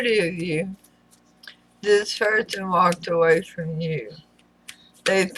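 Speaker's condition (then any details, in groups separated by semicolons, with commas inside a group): Throat cancer radiation damage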